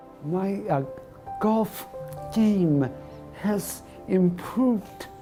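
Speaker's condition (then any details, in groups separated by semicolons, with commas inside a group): Voice dystonia; voice lost, tongue overcontracts, marker between teeth, synthetic voice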